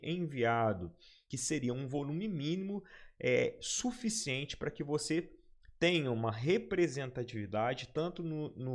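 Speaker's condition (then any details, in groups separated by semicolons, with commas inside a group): No condition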